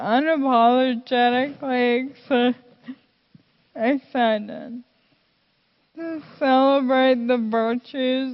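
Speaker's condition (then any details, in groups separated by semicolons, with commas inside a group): Friedreich's ataxia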